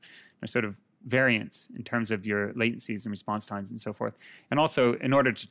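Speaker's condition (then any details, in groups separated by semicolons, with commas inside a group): No condition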